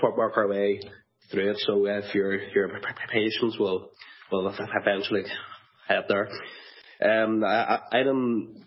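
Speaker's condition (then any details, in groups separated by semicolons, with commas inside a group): Stammer; full-blown stammer, meeting may take slightly longer; repeated sounds, repeated words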